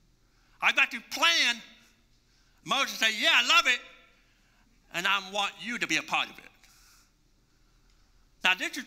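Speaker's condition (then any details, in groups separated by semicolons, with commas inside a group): Deafness, congenital, 80% hearing loss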